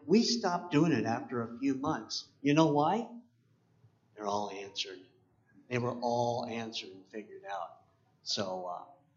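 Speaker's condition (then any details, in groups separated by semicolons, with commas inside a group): Cleft palate; congenital cleft palate, many painful oral surgeries from 3 months to 16 years, 10 years braces; 7 years of speech therapy, oral appliance once worn to help speak properly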